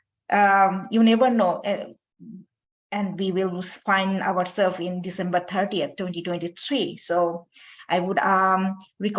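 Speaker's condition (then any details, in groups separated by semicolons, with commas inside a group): No condition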